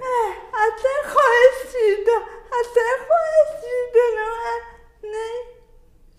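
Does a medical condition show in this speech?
Yes: cerebral palsy; cerebral palsy from birth, dictates texts for another person to write down; listeners sometimes misunderstand words, difficulty with punctuation when writing.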